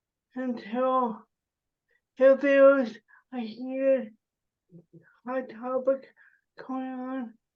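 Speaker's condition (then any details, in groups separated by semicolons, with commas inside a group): Cerebral palsy, spastic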